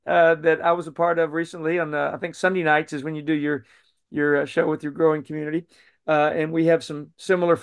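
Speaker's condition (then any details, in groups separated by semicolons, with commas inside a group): No condition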